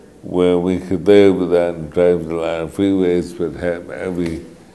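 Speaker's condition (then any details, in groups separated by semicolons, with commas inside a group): Mitochondrial disorder; mitochondrial disorder, walking very difficult; affects speech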